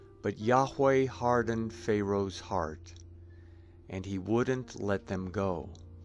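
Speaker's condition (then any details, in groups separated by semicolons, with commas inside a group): No condition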